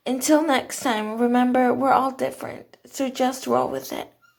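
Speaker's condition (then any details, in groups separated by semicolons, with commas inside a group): Cerebral palsy, athetoid; quadriplegia, all four limbs; eats, chews and swallows normally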